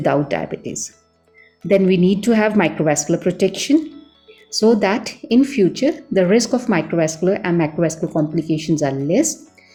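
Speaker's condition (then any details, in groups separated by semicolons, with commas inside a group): No condition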